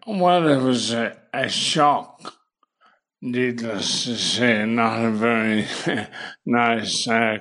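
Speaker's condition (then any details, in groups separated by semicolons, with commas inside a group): Motor neuron disease; speech problem noticed by oncologist during cancer treatment, confirmed by neurology tests; speech main problem, gradually deteriorating over last 6 months, little wobbly on feet, nurse Ethna Cawley; speech fatigue, tongue and vocal cords tire after certain amount of speech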